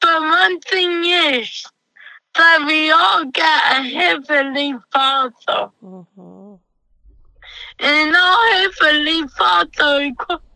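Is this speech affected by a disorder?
Yes: cerebral palsy; self-described as half-CP.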